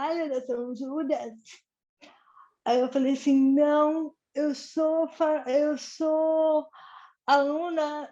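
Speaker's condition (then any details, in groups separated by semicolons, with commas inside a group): Cerebral palsy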